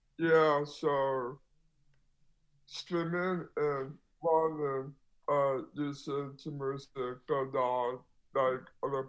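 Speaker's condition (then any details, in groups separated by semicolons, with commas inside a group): Down syndrome; congenital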